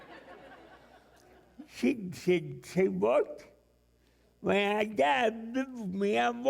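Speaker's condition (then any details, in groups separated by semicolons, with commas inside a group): Cerebral palsy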